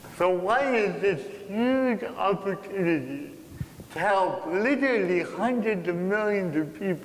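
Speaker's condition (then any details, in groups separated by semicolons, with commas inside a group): Cerebral palsy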